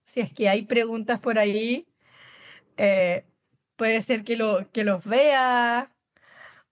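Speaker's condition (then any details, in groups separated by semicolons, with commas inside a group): Down syndrome; congenital, since birth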